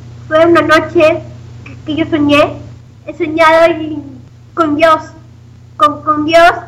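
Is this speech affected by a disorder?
Yes: Down syndrome; recites own poems, answers interview questions in full sentences; self-described good language.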